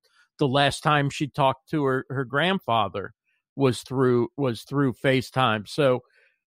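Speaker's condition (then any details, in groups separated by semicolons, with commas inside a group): No condition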